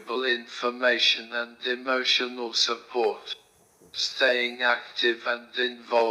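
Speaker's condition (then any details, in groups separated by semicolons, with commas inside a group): Motor neurone disease; right hand onset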